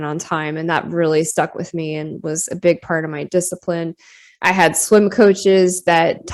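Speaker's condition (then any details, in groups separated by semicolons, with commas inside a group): No condition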